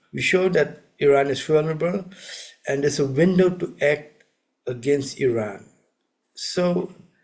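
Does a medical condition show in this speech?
No.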